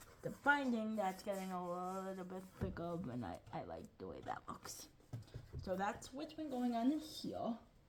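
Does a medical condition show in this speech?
Yes: cerebral palsy.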